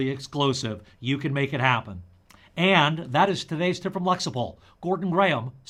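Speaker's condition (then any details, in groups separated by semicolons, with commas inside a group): No condition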